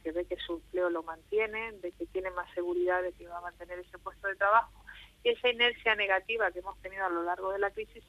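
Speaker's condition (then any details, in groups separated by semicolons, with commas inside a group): No condition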